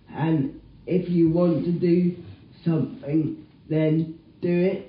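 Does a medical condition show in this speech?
Yes: cerebral palsy quadriplegia; full-time electric wheelchair user, writing and reading physically difficult, dyslexia, needs one-to-one admin support.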